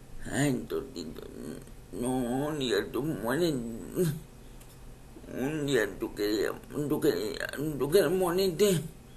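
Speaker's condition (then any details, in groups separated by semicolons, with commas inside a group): Cerebral palsy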